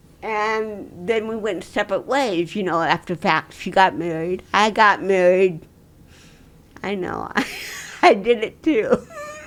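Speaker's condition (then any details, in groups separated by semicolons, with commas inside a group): Cerebral palsy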